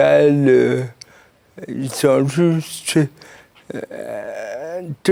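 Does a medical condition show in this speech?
Yes: cerebral palsy; since birth, birth injury.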